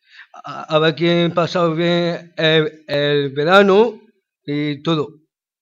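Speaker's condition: Down syndrome; congenital

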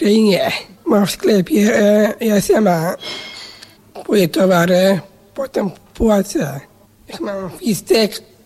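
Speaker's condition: Down syndrome; extra chromosome 21

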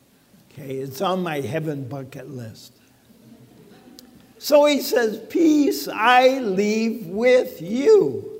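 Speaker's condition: ALS; talking funny

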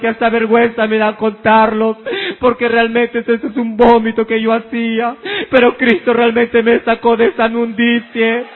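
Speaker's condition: No condition

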